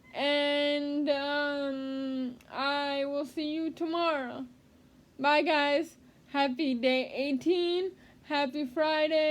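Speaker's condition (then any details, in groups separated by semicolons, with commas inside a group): Cerebral palsy; speech therapy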